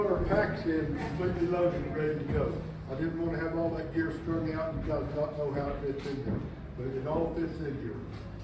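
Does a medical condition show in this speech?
No.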